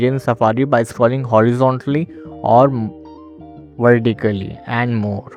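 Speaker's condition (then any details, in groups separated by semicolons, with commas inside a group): No condition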